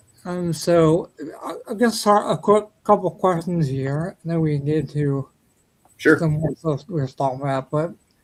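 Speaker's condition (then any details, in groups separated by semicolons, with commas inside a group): Ataxia; may slur speech, may sound drunk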